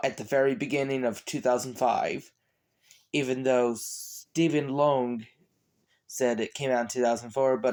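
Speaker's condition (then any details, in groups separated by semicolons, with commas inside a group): No condition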